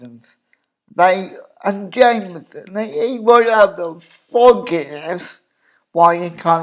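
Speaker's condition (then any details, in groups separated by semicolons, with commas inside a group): Cerebral palsy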